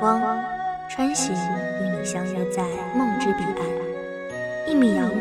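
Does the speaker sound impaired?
No.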